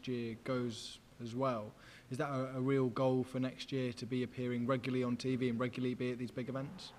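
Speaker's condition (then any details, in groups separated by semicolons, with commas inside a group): No condition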